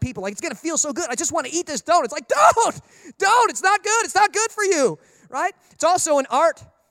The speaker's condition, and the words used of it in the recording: None; typical speech.